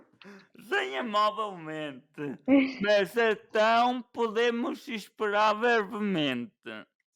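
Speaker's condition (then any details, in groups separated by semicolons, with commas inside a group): Cerebral palsy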